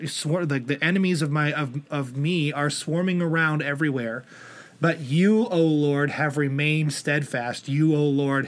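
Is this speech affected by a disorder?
No.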